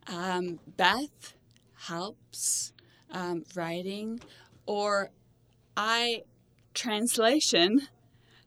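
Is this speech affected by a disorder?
Yes: aphasia; aphasia caused by stroke, onset in twenties; about three years since stroke, classes at Aphasia Center of Tucson with Dr. Fabi Hirsch, shows aphasia wristband; struggles with speech, short fragmented phrases, word-finding difficulty.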